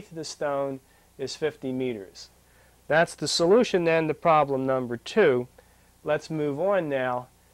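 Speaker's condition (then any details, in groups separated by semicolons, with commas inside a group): No condition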